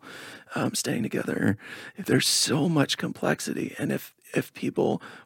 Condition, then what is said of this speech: Spasmodic dysphonia. And if I speak in a higher tone, it's more pinched, but at least I know that I'll get the words out.